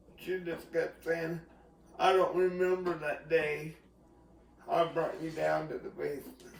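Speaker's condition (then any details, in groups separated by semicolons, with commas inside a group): Cerebral palsy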